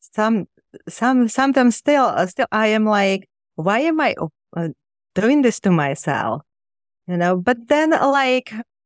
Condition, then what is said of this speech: Stuttering. If other people accept my stage impairment, then what's the problem?